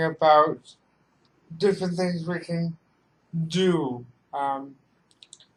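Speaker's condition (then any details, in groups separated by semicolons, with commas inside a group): Cerebral palsy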